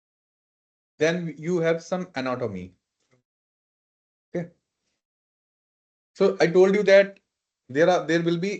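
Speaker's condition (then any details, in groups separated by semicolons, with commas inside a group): No condition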